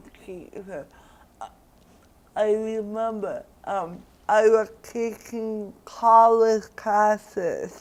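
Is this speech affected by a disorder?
Yes: cerebral palsy; diagnosed around age one.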